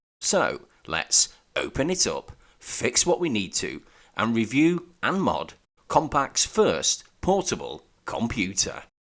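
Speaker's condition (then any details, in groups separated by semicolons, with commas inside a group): No condition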